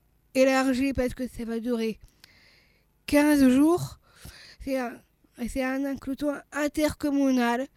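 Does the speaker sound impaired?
Yes: Down syndrome (trisomy 21); congenital heart malformation, heart surgery at age one after Staphylococcus aureus infection, second heart operation near right ventricle; childhood speech therapy to tone tongue, swallowing problems, slowness.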